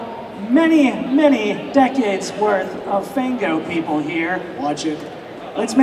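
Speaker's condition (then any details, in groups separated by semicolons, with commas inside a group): No condition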